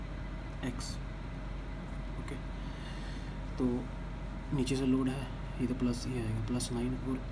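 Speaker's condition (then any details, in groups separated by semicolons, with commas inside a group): No condition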